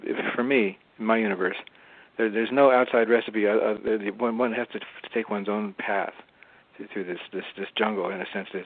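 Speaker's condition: Parkinson's disease; some years before recording

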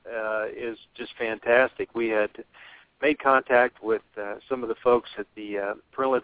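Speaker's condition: No condition

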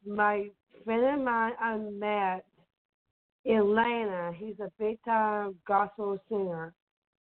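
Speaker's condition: Down syndrome; congenital, present since birth

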